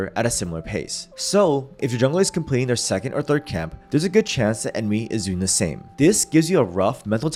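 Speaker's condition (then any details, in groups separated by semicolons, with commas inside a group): No condition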